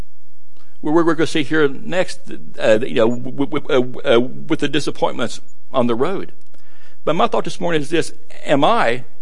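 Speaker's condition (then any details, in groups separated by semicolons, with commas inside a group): Stuttering; struggled with it for a while, adults at Gadsdale said stutter barred preaching; not noticed by audience so far; repeated sounds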